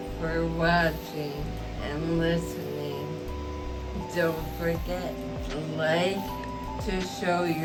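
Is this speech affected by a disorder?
Yes: ALS.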